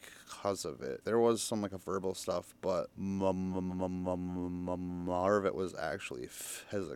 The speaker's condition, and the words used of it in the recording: Stuttering. Doesn't sound like you have a speech impediment.